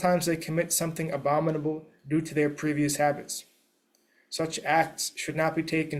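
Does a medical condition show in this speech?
No.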